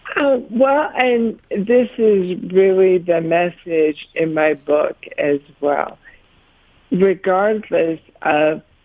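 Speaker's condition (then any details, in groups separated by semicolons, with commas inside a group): ALS; diagnosed at 47, first signs running into walls, cannot use arms, legs or hands; about 7 years since diagnosis, slow progressor, types with eyes on computers; tongue affected, speaks more slowly than before, worried about voice but held up over 15 minutes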